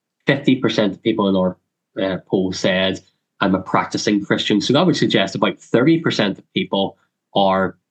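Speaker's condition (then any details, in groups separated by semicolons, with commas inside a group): Cleft lip and palate; congenital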